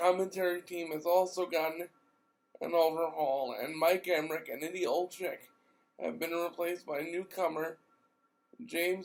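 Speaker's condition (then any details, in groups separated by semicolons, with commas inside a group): Cerebral palsy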